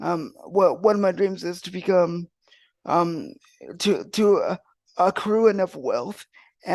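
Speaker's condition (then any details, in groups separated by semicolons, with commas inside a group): Cerebral palsy; wheelchair user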